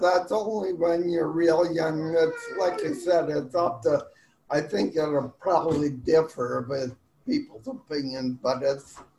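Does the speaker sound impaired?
Yes: ataxic cerebral palsy; from birth, maternal rubella (German measles), back part of brain affected, wide-based gait, childhood short leg braces, weighted shoes; speech affected, about five years childhood speech therapy at crippled children's school, hopes speech sounds better now.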